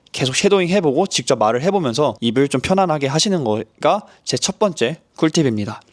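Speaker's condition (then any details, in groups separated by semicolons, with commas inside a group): No condition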